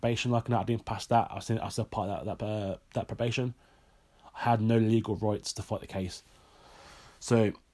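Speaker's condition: Stammer; stammer and stutter; stammer noticeable during this emotional episode; stammer comes out more when emotional, listeners may struggle to keep up; repeated words, blocks

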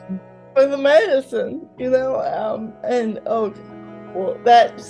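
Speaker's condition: Cerebral palsy, mild; mouth affected

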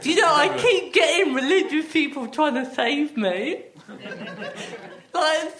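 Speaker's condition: Athetoid cerebral palsy; athetoid type with myotonia and ataxia

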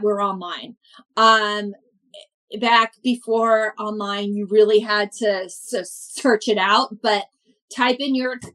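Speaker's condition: Stuttering; stuttering since childhood, attended National Stuttering Association conferences at 18 and 35; stuttering stand-up comic, performing since age 36; stutters on own name, sound and syllable repetitions, whole-word repetitions, frequent um fillers; repeated sounds

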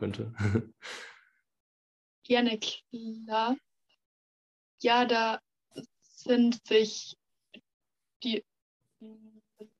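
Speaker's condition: Stuttering; stuttering since kindergarten age, many logopedists and speech therapists, stuttering therapy groups with other stutterers; 18 years old, fighting stuttering less with pressure and resistance; part-word and word repetitions, we wegzulaufen; prolonged sounds, blocks

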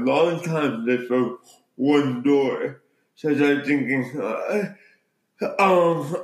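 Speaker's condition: Cerebral palsy

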